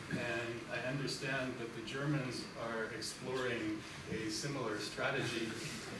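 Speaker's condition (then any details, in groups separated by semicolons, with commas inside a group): No condition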